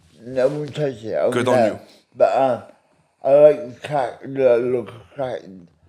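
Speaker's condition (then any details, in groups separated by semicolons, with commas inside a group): Medication-induced speech impediment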